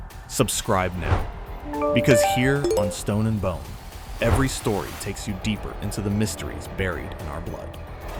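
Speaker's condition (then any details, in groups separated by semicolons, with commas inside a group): No condition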